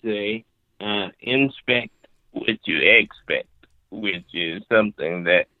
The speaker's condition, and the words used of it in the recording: Cerebral palsy. I go, just so you know, I know that I sound drunk.